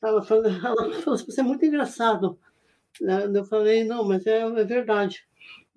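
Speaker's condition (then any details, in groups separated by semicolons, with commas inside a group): Parkinson's disease; freer facial expression and movement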